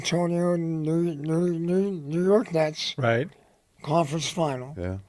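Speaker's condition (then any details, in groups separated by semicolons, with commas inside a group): Head and neck cancer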